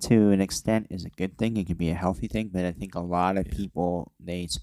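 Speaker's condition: Cleft lip and palate

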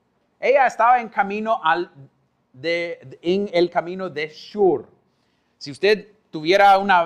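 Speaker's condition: No condition

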